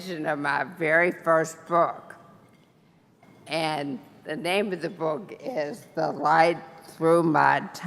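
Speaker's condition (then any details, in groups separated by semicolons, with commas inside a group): Brain injury; injury 20 years ago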